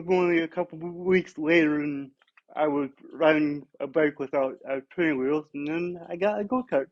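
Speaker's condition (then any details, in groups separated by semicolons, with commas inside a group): Cerebral palsy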